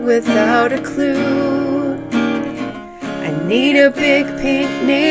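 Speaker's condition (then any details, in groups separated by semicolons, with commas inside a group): No condition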